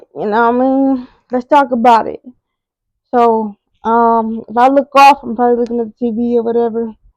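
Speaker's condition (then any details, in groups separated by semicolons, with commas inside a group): Cerebral palsy; wheelchair user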